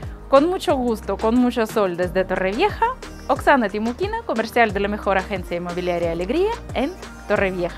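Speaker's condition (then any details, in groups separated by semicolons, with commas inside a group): No condition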